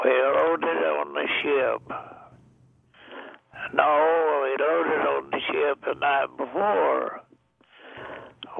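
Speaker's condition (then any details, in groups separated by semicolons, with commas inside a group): Deafness; also blind, age 99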